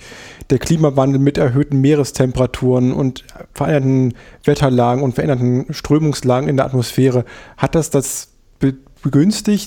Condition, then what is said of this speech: No condition.